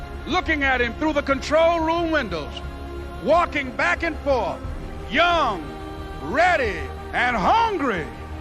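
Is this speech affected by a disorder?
No.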